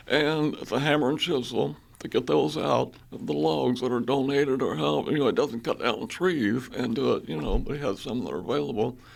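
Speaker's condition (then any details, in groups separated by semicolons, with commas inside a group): Spasmodic dysphonia; about 15 years since onset, botox into vocal cords six-monthly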